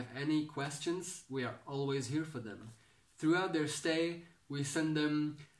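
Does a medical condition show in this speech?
No.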